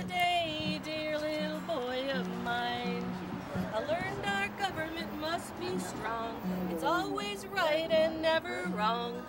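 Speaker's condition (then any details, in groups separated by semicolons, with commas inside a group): No condition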